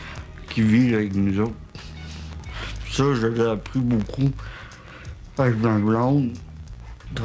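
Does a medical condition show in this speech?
Yes: cerebral palsy; present from birth.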